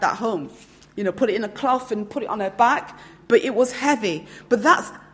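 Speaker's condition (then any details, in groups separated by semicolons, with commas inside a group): No condition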